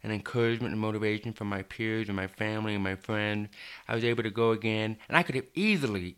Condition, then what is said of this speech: Deafness. But the fact that I can even speak and have a normal dialogue and a conversation, I had to take 12 years of intense speech therapy.